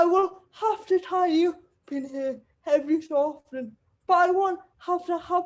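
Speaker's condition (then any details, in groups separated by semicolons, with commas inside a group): Cerebral palsy; wheelchair user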